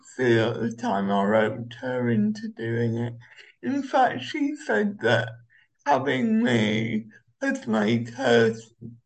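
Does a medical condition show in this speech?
Yes: cerebral palsy; uses Omeo wheelchair.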